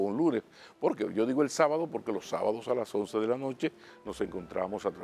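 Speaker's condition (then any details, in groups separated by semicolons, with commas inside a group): No condition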